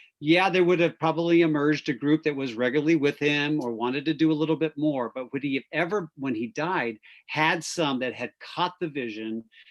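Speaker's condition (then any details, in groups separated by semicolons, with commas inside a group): No condition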